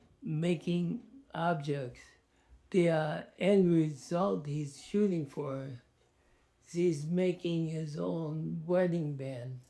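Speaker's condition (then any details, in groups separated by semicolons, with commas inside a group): ALS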